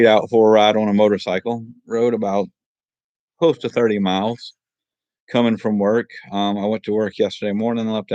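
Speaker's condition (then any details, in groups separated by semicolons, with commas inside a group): No condition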